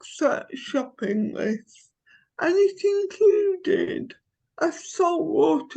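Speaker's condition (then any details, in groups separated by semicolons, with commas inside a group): Cerebral palsy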